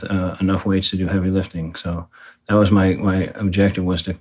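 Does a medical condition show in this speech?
Yes: Parkinson's disease; right-side weakness at onset, diagnosed by neurologist, confirmed by second opinion, heavy weightlifting slows progression.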